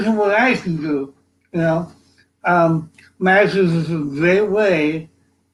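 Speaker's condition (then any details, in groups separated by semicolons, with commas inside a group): Cerebral palsy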